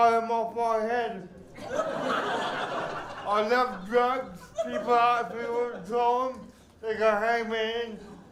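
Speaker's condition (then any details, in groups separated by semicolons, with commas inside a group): Cerebral palsy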